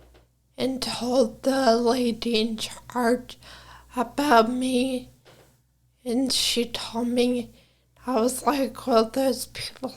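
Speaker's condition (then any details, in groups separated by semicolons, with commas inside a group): Brain injury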